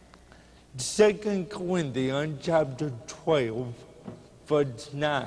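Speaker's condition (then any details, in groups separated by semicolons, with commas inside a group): Cerebral palsy; speech hard to understand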